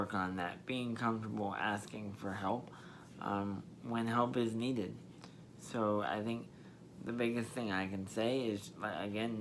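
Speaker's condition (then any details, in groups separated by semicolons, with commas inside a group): Spastic diplegia cerebral palsy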